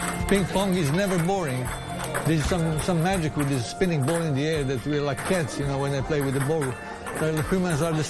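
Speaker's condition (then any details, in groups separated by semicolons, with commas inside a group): Parkinson's disease; diagnosed 10 years ago, motor symptoms stopped guitar playing after six years; ping pong twice weekly at Westchester Table Tennis Center, symptoms partly reversed, about 50% function regained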